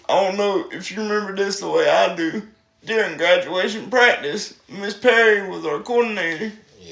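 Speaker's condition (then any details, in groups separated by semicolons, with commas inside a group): Spastic quadriplegic cerebral palsy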